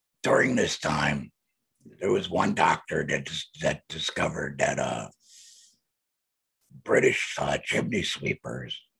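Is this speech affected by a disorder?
Yes: laryngectomy, voice prosthesis.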